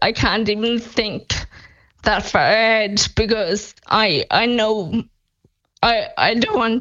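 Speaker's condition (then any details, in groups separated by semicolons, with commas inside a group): Friedreich's ataxia; 28 years old, about 16 years since diagnosis, monthly neurological decline, mobility affected, eyesight changes, untreated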